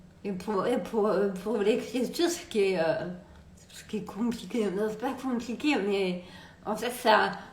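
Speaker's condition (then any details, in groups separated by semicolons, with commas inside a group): Multiple sclerosis; particular way of speaking, sometimes swaps words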